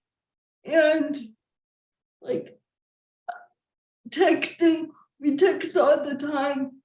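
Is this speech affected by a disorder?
Yes: cerebral palsy.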